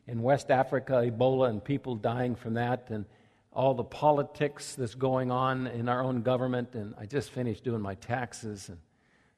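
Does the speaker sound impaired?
No.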